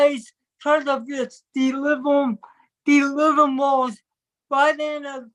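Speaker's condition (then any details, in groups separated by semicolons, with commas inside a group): Cerebral palsy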